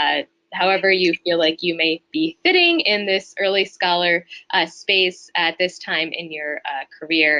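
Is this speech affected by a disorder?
No.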